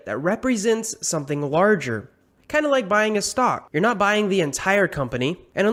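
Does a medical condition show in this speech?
No.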